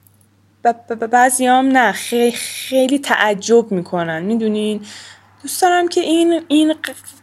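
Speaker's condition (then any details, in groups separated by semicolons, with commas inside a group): Stuttering; treatment tried several times, never fully cured, worsens with age and stress, worse since thyroid cancer two years ago; stuttering worse than ever during recording; filler phrases to avoid blocking, word substitution, fluent in some situations, reading aloud difficult; repeated sounds, prolonged sounds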